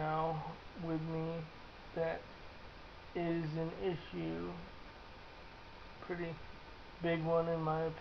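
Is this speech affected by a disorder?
Yes: cerebral palsy.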